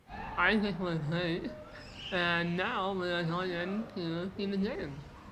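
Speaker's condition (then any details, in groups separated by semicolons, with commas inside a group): Muscular dystrophy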